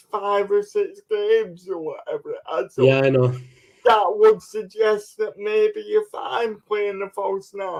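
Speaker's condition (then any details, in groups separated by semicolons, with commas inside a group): Cerebral palsy; speech impaired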